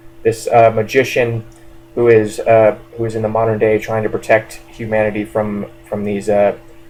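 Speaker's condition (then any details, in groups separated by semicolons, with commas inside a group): No condition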